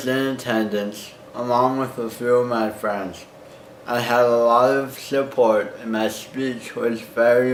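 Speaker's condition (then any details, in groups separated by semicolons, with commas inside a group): Cerebral palsy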